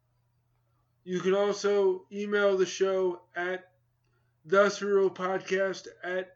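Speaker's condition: Cerebral palsy; managed with exercises

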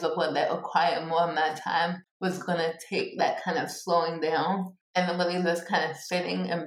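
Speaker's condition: Cerebral palsy; born two months premature

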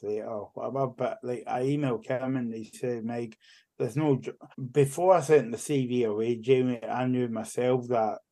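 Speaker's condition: Cerebral palsy; walks and talks now

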